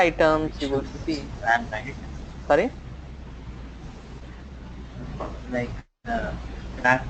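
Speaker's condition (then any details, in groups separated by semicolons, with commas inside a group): No condition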